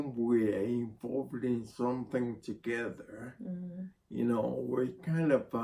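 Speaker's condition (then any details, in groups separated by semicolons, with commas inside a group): Spinocerebellar ataxia (sca7)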